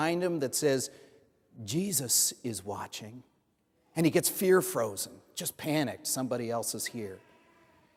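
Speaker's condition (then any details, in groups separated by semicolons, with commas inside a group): No condition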